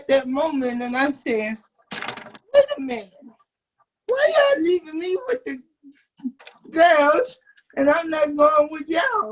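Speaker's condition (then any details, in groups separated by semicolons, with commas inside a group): Cerebral palsy; uses wheelchair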